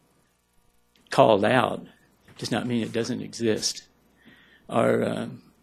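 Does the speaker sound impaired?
Yes: Parkinson's; may stumble over words.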